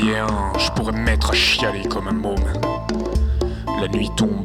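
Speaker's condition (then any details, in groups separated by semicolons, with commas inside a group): No condition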